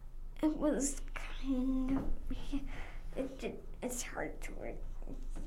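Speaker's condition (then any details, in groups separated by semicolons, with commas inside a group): Cerebral palsy; physio intensive with Beck at 4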